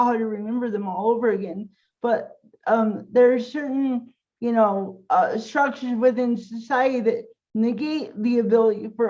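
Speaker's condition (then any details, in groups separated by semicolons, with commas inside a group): Cerebral palsy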